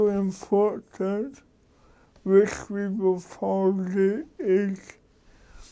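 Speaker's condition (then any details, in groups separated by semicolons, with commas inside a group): Cerebral palsy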